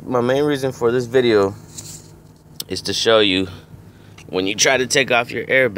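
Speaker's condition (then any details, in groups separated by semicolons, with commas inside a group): No condition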